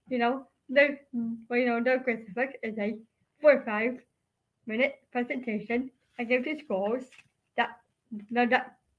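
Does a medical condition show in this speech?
Yes: Down syndrome; congenital, hypotonia at birth, diagnosed hours after birth, high marker on alpha fetoprotein test at 16 weeks; age 25, early work on speech and neurodevelopment.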